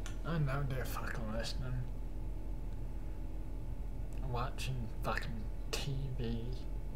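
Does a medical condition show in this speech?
Yes: cerebral palsy; cannot stand beyond 10 minutes.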